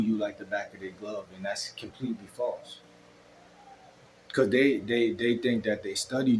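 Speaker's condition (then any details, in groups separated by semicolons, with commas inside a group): No condition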